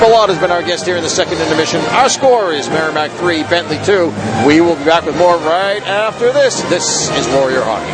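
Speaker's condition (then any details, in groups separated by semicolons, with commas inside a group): No condition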